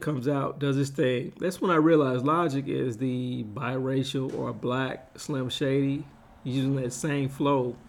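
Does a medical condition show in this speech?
No.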